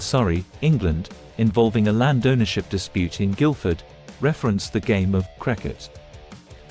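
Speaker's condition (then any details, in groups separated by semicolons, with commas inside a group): No condition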